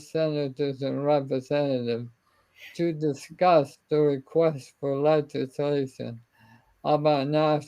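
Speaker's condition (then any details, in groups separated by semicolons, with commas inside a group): ALS; speech and swallowing trouble, weaker voice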